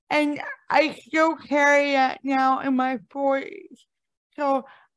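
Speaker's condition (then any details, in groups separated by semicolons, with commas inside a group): Cerebral palsy; since birth, arthritis since age 30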